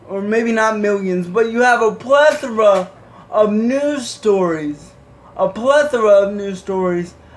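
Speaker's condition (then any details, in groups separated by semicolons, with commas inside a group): Cerebral palsy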